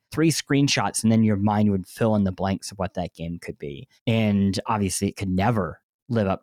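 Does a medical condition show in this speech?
Yes: cleft lip and palate; bandaged.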